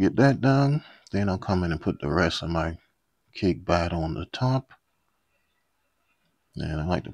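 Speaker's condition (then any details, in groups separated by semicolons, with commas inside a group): No condition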